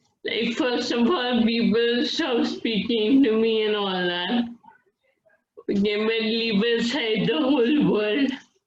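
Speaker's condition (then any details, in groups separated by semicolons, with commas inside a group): Friedreich's ataxia; diagnosed at age 13, uses wheelchair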